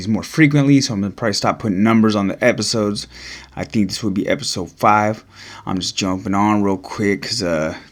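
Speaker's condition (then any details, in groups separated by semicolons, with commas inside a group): No condition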